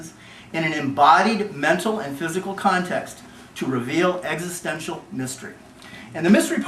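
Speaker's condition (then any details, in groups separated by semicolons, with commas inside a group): No condition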